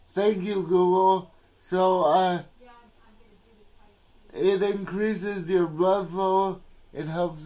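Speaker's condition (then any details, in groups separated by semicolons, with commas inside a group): Cerebral palsy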